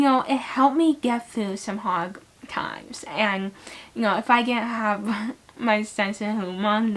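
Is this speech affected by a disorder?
Yes: cerebral palsy; had speech therapy at school.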